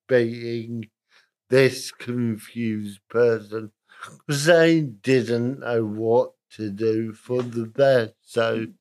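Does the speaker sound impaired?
Yes: cerebral palsy, moderate; spastic, self-described middle range, delivery complications at birth, diagnosed in childhood; shaking, muscles tense and relax, whole-body spasms in bed, walks a bit funny; talks a bit funny.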